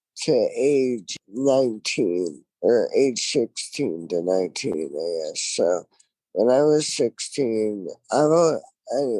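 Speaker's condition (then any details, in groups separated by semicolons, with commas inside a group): Traumatic brain injury; caused by over 60 concussions from severe tics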